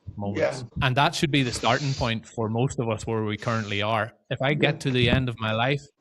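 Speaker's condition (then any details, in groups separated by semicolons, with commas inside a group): No condition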